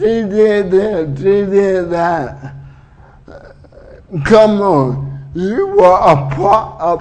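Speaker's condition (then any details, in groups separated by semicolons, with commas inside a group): Cerebral palsy; uses wheelchair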